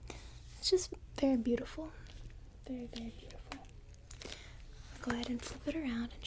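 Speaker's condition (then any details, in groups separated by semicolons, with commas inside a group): No condition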